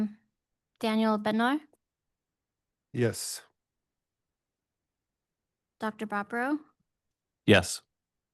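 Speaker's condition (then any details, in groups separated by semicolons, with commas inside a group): No condition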